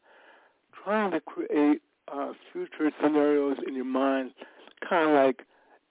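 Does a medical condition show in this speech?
Yes: cerebral palsy; from birth.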